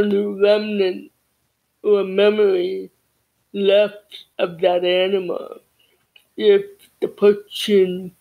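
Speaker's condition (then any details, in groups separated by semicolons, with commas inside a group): Cerebral palsy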